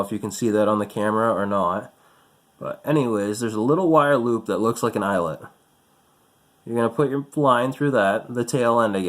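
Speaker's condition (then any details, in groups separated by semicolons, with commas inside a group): No condition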